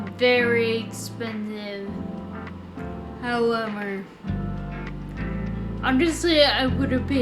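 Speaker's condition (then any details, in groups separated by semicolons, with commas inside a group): Friedreich's ataxia; ankle fusion surgery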